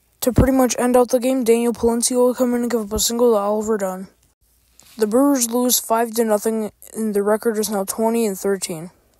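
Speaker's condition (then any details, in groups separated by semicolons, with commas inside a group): No condition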